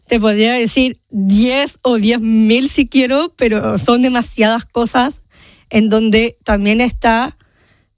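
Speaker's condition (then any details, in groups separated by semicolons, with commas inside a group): Down syndrome; genetic condition, since birth; age 30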